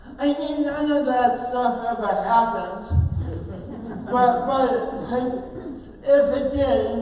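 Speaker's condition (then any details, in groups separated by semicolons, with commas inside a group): Oxygen-related condition, speech impairment; oxygen-related, coordination differences; speech impairment, voice sounds different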